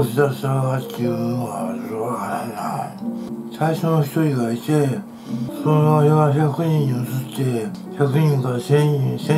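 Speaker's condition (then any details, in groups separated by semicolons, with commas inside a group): Tongue cancer, partial glossectomy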